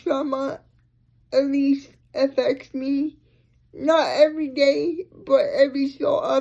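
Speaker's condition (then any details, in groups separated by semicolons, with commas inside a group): Cerebral palsy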